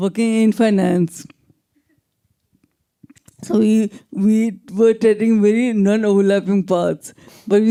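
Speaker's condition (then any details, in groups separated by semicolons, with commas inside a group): Traumatic brain injury, severe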